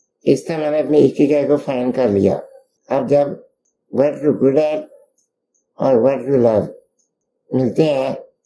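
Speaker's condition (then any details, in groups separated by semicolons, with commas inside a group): Duchenne muscular dystrophy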